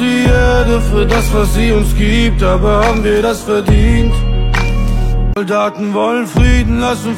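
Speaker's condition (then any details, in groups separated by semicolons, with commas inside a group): No condition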